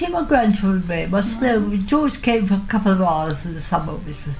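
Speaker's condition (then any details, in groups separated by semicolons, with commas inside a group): Cerebral palsy, mild; slight, from birth, born very premature, about three months early, all problems blamed on birth; general health very good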